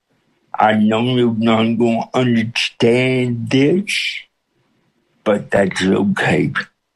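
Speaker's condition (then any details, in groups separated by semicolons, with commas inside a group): Cerebral palsy with speech impediment; John Hayes feared nobody could understand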